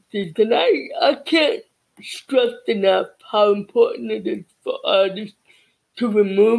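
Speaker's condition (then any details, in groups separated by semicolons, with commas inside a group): Cerebral palsy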